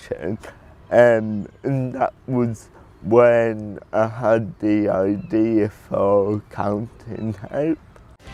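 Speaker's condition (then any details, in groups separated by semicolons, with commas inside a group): Cerebral palsy; early prognosis of never talking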